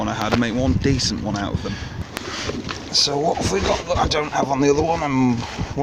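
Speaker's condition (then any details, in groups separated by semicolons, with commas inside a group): No condition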